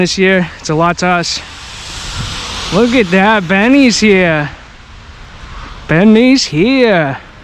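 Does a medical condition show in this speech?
No.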